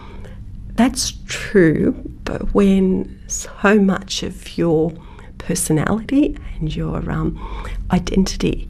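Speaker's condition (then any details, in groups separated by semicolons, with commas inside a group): Spasmodic dysphonia; organic disorder of brain coordination systems, onset about 13 years ago, no nodules, diagnosed by speech pathologist; Botox injections every 3 to 4 months, sweet spot found in Botox treatment; words dropping out or cut off, tremulous unconfident voice, hard to speak over noise or groups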